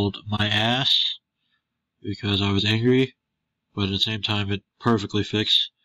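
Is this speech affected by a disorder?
No.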